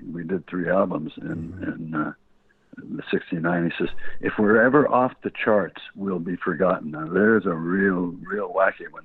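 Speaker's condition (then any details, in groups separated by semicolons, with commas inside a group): Parkinson's disease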